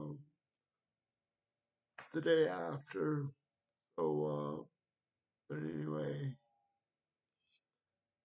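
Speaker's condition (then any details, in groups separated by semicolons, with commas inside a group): Cerebral palsy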